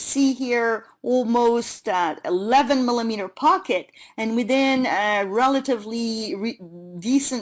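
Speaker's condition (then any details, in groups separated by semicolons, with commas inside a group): No condition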